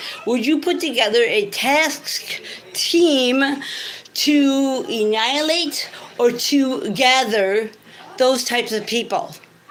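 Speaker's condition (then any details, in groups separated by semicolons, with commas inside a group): Cerebral palsy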